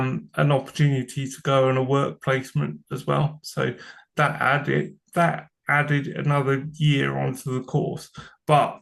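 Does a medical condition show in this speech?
Yes: cerebral palsy; from birth.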